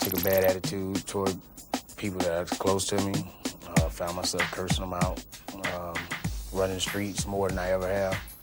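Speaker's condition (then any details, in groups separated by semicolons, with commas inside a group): No condition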